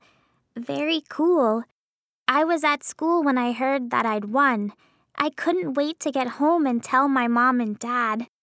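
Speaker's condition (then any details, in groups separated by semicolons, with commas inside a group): No condition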